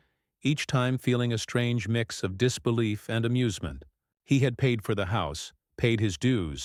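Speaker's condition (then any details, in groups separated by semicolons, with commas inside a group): No condition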